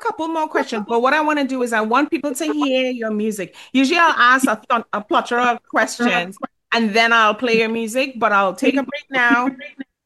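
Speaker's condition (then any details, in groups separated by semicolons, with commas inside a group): No condition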